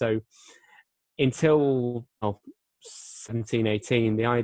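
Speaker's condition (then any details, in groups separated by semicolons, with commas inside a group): Stammer; stammer since childhood, severe in childhood, unable to say own name, worsened after second Everest attempt; still present, controlled with costal breathing technique since 2016, not cured, occasional stammering; blocks, trouble saying own name and station names, fluent in rehearsed talks, worse on phone; prolonged sounds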